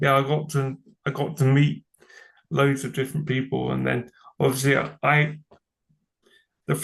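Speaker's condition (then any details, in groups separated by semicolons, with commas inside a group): Cerebral palsy; from birth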